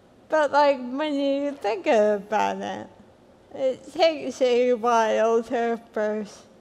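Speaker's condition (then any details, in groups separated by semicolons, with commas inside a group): Hereditary spastic paraplegia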